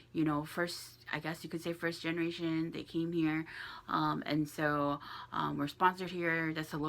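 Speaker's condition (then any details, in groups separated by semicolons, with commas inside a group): No condition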